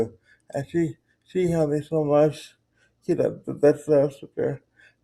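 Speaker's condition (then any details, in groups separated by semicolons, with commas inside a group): Cerebral palsy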